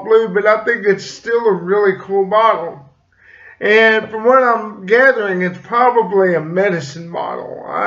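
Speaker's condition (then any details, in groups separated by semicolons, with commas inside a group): Cerebral palsy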